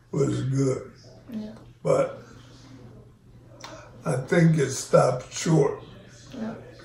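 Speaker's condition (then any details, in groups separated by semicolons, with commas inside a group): ALS; onset left foot drop, then left leg weakness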